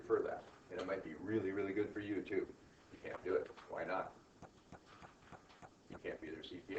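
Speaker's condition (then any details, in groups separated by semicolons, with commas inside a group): No condition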